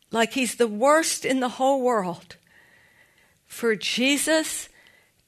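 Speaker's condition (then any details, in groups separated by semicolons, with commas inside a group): No condition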